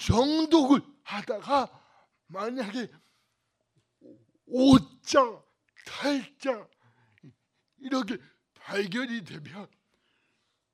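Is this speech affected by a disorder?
Yes: cerebral palsy; cervical spine c2 to c7 damaged, two surgeries upcoming, not curative, may need reoperation, worsening.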